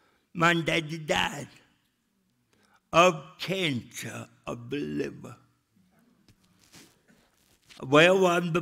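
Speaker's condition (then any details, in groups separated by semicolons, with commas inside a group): Cerebral palsy; speech still affected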